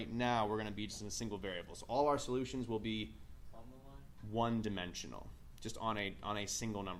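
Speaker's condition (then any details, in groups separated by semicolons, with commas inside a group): No condition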